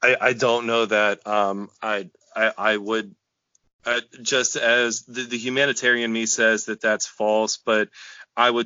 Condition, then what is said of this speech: Stuttering. This was the same guy that also pretty much made a student mockery of my my stuttering, which again is a ongoing process for me.